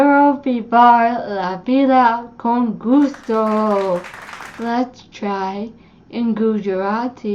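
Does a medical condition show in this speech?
Yes: cerebellar ataxia.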